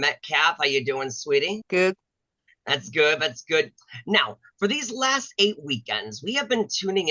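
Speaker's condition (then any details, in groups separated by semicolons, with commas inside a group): No condition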